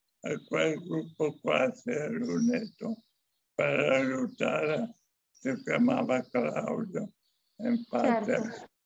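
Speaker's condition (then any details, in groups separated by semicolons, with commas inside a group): Amyotrophic lateral sclerosis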